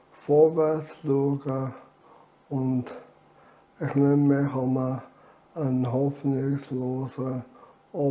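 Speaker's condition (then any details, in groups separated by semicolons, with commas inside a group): Amyotrophic lateral sclerosis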